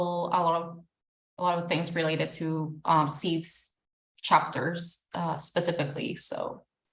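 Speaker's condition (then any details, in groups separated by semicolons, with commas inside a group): No condition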